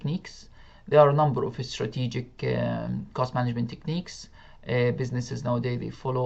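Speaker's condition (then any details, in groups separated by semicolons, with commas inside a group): No condition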